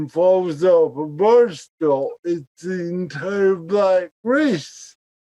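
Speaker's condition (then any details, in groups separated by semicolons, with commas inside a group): Cerebral palsy; speech therapy as child, now speaks clearly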